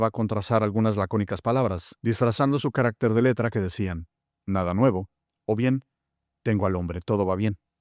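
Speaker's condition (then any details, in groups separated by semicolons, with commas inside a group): No condition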